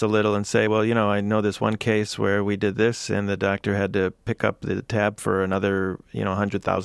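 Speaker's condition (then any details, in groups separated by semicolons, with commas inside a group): No condition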